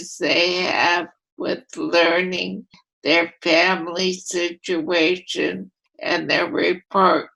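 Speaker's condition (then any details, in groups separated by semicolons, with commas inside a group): Primary lateral sclerosis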